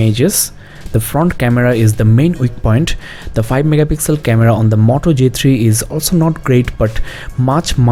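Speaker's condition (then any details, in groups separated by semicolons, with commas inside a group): No condition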